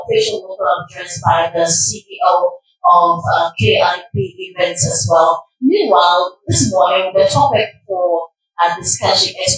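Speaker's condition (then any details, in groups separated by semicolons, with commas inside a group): No condition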